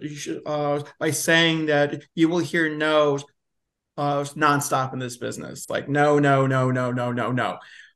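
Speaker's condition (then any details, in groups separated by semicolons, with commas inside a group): Stutter; described as a speech impediment; prolonged sounds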